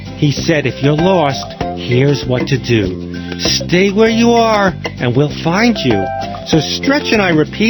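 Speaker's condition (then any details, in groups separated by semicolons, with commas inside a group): No condition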